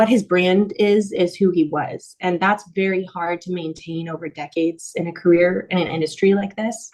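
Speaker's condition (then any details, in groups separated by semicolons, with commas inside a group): No condition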